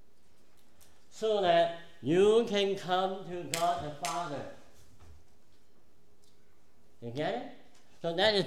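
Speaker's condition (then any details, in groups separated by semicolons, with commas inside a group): Cleft palate; present from birth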